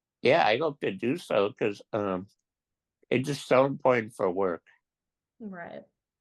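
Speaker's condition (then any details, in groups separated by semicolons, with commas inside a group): Duchenne muscular dystrophy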